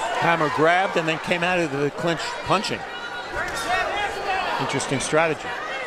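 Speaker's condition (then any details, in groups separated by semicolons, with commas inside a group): No condition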